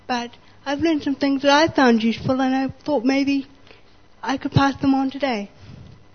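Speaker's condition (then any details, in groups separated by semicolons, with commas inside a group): Spastic cerebral palsy; born 24 weeks premature, not from lack of oxygen, multiple corrective procedures, mixed success; muscular tiredness and weakness, fluctuating fatigue, subtle learning deficits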